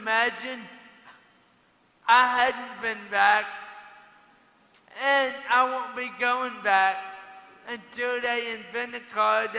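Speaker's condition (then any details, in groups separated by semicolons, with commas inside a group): Cerebral palsy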